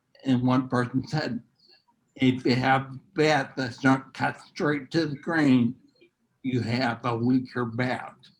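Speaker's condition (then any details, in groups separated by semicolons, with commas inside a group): Neurological disease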